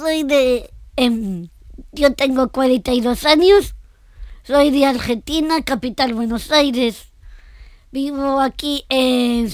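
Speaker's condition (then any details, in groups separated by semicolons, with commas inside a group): Down syndrome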